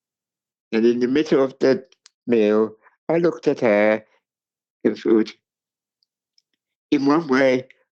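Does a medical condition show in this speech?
Yes: cerebral palsy; speech impairment.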